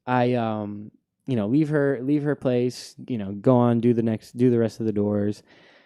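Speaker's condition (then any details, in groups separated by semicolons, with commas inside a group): No condition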